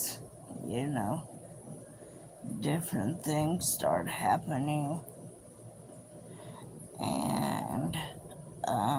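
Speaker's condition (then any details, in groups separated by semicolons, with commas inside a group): Cerebral palsy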